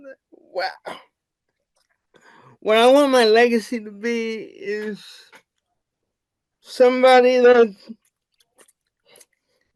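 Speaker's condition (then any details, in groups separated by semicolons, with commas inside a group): Cerebral palsy; wheelchair user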